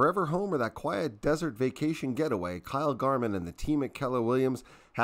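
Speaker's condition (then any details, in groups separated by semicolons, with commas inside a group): No condition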